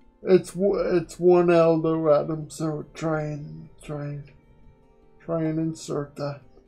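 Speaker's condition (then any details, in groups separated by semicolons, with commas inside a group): Quadriplegic cerebral palsy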